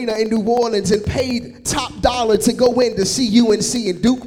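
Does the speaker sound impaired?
No.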